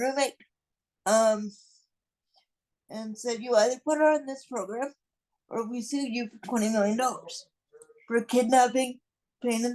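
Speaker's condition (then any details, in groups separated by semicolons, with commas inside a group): Cerebral palsy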